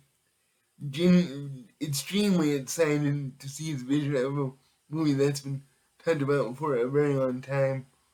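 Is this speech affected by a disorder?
Yes: cerebral palsy; able to speak.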